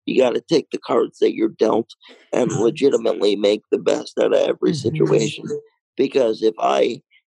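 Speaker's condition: Cerebral palsy, mild

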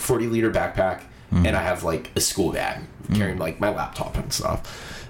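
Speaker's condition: No condition

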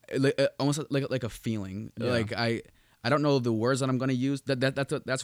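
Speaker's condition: Stuttering; stutter and frequent blanking, explanation from psychiatrist; starts speaking before finding words, causing stutter and frequent blanking; repeated sounds, repeated words

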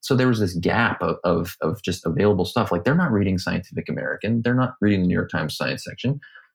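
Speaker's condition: No condition

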